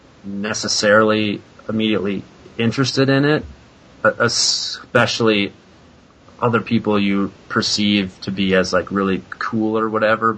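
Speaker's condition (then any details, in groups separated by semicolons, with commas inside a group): Stuttering; past fluency-shaping therapy; modeled on Thomas Alexander's 1968 recording, varying habitual pattern; noticeable, trying more prolongation, which feels better; repeated sounds, prolonged sounds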